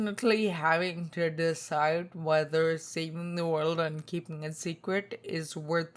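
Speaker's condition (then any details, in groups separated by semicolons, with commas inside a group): Spinocerebellar ataxia type 2, SCA2; tongue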